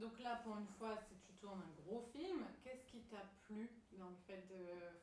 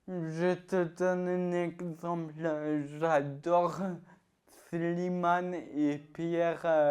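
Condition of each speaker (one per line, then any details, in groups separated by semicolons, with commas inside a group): No condition
Ataxia-telangiectasia; ataxia-telangiectasia, genetic, affects muscles; age 20, onset infancy, no walking or writing, wheelchair; trouble eating and drinking alone, drooled as infant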